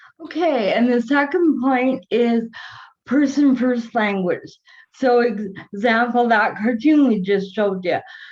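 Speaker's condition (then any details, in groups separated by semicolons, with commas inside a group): Cerebral palsy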